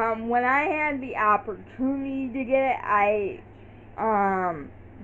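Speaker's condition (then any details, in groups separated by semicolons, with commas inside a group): Cerebral palsy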